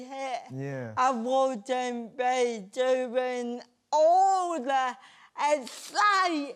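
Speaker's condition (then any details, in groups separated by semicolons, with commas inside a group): Cerebral palsy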